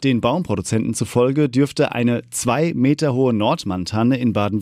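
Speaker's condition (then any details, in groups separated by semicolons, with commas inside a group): No condition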